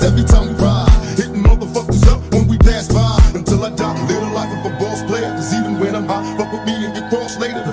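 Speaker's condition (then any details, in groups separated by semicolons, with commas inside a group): No condition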